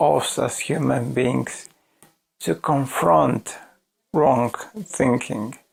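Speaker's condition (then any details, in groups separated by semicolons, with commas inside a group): ALS; voice severely damaged, hard to understand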